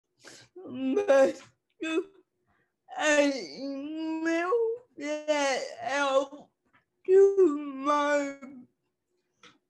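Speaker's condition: Cerebral palsy; cerebral palsy since childhood

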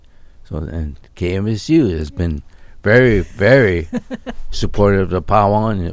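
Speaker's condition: ALS; weakening body

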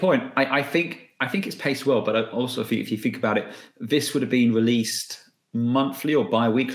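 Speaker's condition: No condition

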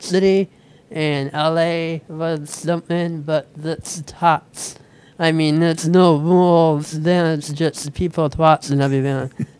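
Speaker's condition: Speech impediment; switched to typing instead

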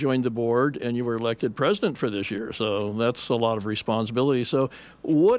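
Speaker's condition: No condition

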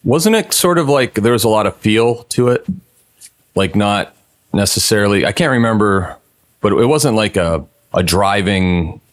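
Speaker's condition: No condition

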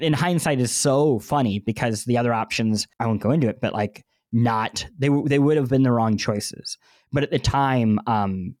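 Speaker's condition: Cleft lip and palate; bandaged

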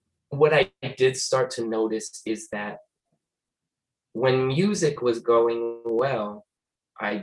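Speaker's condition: No condition

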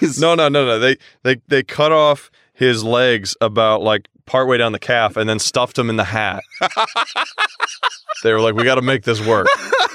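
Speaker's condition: No condition

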